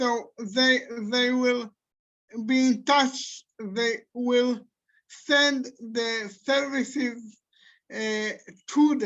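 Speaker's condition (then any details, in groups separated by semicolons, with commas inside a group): Cerebral palsy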